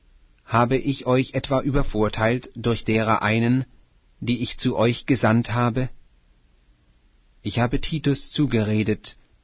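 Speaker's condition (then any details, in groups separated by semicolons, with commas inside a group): No condition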